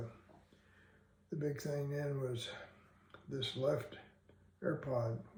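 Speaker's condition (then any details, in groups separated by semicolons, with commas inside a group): Parkinson's disease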